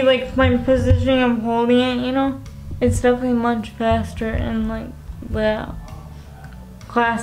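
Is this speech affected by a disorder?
Yes: cerebral palsy, spastic quadriplegic.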